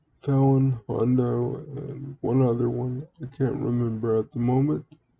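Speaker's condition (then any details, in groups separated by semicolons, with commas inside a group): Cerebral palsy; wheelchair user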